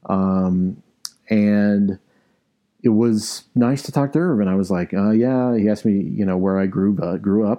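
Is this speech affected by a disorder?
No.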